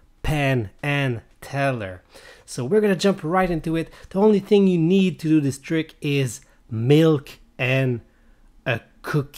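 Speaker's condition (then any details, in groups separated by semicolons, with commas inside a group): No condition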